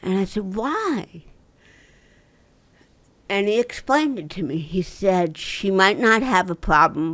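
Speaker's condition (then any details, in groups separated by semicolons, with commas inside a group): Cerebral palsy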